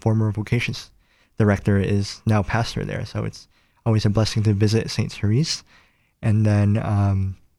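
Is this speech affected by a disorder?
Yes: cleft palate; able to speak after surgical treatment.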